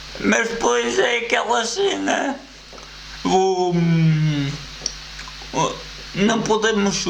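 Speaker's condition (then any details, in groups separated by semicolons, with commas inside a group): Cerebral palsy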